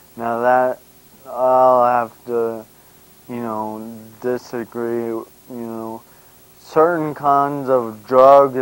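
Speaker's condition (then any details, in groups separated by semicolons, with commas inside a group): Brain injury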